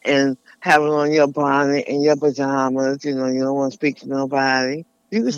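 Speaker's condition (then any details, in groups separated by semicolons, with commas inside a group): Tongue cancer; tumor on side of tongue from back tooth digging in, non-healing open sore, smoking and drinking; lisp, earlier sounded less clear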